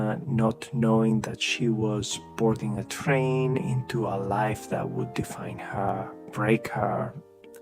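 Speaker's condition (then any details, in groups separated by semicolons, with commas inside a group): No condition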